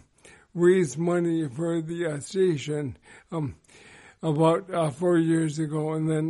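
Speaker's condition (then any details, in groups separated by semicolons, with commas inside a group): ALS; slower progression than most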